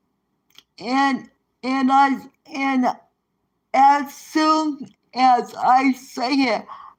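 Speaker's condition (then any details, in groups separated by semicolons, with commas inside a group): Cerebral palsy; present from birth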